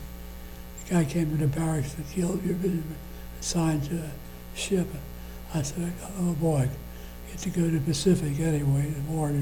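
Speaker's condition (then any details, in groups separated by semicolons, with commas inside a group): Parkinson's disease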